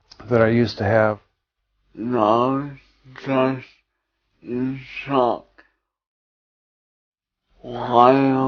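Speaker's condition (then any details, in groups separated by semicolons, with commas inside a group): Traumatic brain injury; injured in fight; three years since injury, 3-month coma, wheelchair; very poor after coma, improved with therapy, still hard to understand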